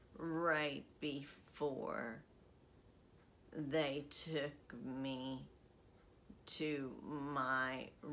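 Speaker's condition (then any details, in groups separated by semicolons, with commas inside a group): Essential tremor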